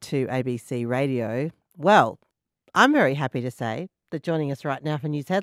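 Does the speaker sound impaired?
No.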